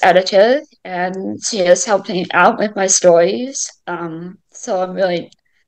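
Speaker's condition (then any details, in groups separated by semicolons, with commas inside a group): Mild cerebral palsy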